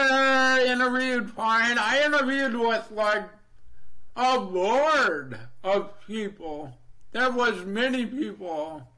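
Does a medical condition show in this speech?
Yes: deafness, Neurofibromatosis Type 2; first half deaf, then 2 months of no hearing, then amplifier gave some hearing; uses Live Transcribe on phone, requested interpreter in interviews, alert device with flashing LEDs.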